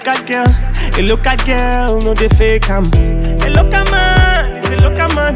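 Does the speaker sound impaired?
No.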